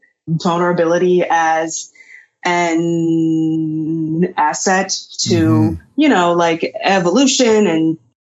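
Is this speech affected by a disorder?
Yes: stuttering; stuttering since around age 3, lifelong; avoided talking to avoid stuttering, avoided saying own name around 24-25, later took up public speaking; here prolonged sounds, blocks.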